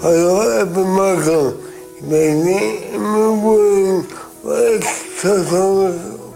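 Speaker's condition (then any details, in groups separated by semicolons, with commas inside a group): Speech disorder; specific speech disorder, TU Delft speech recognition app works for him; hard to understand, most words clear only after repeated listening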